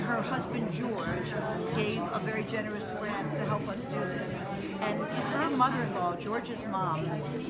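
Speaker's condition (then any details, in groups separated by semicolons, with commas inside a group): No condition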